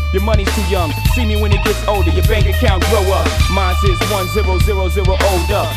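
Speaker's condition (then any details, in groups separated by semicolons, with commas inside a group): No condition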